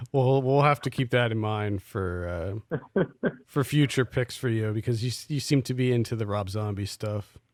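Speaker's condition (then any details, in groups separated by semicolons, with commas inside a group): No condition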